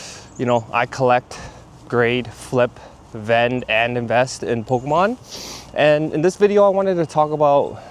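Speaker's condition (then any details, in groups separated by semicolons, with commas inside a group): No condition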